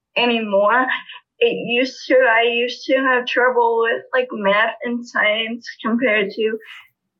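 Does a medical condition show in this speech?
Yes: spastic cerebral palsy; level 1, muscle tightness, right side weaker than left, walker since age 3, physical therapy for walking.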